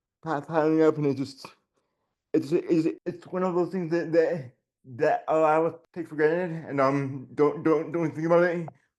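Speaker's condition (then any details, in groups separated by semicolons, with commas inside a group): Generalized dystonia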